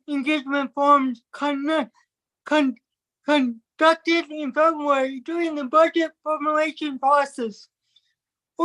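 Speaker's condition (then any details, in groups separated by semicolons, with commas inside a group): Cerebral palsy; from birth, affects movement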